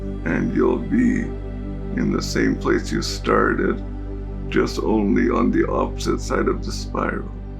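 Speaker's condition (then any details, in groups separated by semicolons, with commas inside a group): Cerebral palsy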